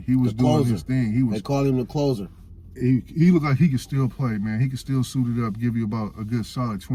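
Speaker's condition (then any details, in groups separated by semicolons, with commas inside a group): No condition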